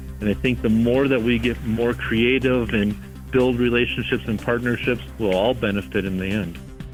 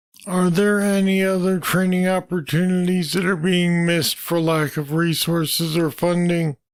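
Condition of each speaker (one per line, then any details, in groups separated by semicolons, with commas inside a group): No condition
Parkinson's disease; deep brain stimulators; voice sounds unusual, talks little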